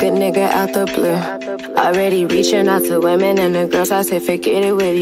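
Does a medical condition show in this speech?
No.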